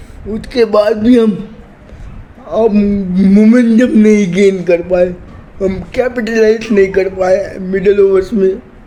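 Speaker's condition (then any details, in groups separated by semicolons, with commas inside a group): Cerebral palsy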